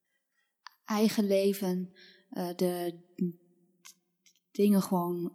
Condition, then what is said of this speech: Stuttering. Wat er bij mij met name gebeurt is dat ik voel dat het in mijn keel blokkeert.